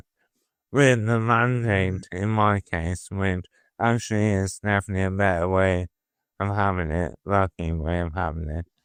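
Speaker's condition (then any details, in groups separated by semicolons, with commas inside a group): Motor neuron disease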